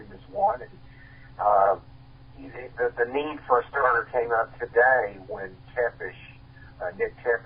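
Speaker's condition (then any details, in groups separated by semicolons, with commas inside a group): No condition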